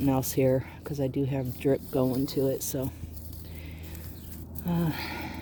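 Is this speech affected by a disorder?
No.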